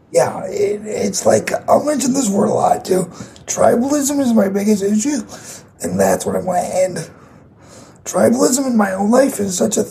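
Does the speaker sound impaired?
Yes: cerebral palsy; condition audible in voice.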